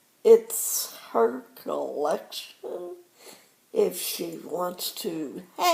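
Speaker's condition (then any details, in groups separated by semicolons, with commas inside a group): Cerebral palsy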